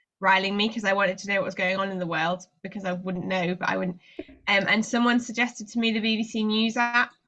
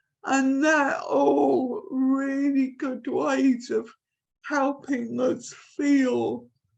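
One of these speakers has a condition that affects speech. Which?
The second: cerebral palsy; from birth, affects limbs and neck; aged 54, lives independently.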